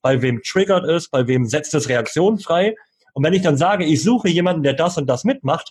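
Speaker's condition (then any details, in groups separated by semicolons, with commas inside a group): Cleft lip and palate, cleft lip, jaw and palate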